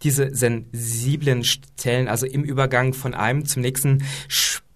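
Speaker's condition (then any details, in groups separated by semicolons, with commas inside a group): Stuttering; plays less of a role in small talk than years ago; stutters more or less depending on day and situation, fluent in familiar routine settings; prolonged sounds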